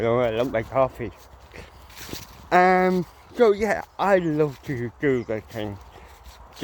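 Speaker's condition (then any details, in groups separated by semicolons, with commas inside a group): Cerebral palsy; mild, ataxic type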